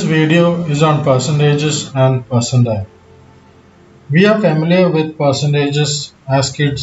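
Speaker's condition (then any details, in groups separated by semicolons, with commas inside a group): No condition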